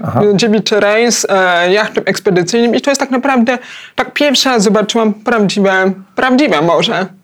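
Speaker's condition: Hard of hearing, cochlear implant

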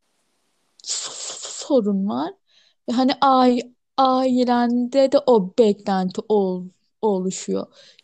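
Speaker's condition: Stuttering; part-word and sound repetitions, frequent fillers e and hani; repeated sounds, prolonged sounds

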